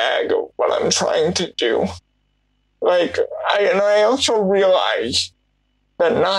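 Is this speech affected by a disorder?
Yes: cerebral palsy.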